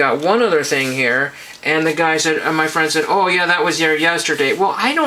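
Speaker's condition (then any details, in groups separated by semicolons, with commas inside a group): No condition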